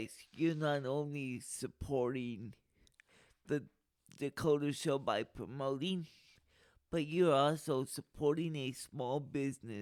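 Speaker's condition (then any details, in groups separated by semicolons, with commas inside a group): Cerebral palsy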